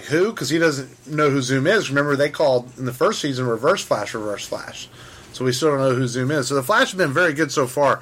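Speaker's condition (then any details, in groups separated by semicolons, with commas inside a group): No condition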